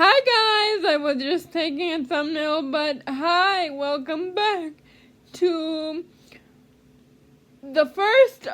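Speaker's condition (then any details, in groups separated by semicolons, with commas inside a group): Cerebral palsy; speech therapy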